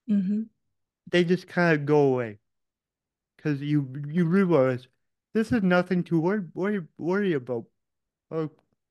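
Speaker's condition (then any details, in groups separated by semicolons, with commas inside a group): Cerebral palsy; diagnosed age one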